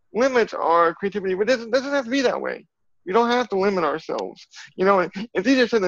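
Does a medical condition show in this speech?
Yes: cerebral palsy; from birth.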